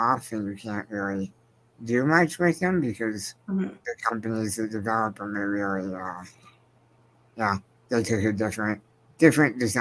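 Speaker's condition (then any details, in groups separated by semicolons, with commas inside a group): Spinal muscular atrophy; progressive, wheelchair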